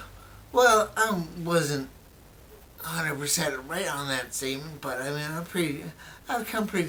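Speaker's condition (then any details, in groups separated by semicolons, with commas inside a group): Brain injury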